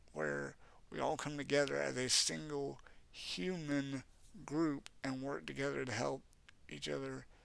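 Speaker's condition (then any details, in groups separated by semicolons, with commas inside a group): Cerebral palsy; has had speech therapy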